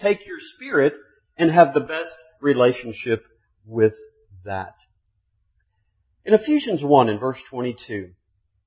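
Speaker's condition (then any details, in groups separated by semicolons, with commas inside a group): No condition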